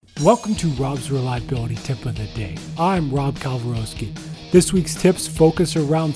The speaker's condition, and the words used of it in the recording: None; typical speech.